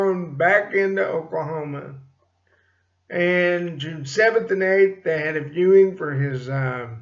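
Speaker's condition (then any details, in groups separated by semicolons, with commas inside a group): Cerebral palsy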